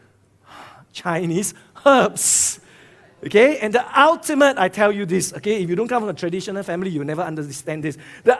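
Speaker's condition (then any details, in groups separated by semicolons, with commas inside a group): No condition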